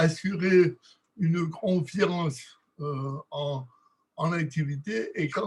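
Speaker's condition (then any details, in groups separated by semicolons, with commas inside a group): Cerebral palsy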